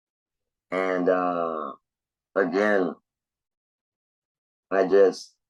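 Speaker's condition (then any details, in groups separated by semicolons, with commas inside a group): Laryngectomy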